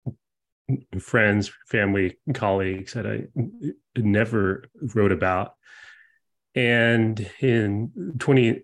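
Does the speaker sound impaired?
Yes: stutter; childhood onset, neurological and genetic basis, persists for life, no cure; recorded via zoom, video call lag makes turn-taking hard; blocking moments, daily speaking situations very difficult, anticipates stuttering in everyday moments; here prolonged sounds.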